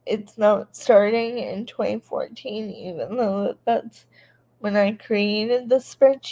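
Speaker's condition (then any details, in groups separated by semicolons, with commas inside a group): Cerebral palsy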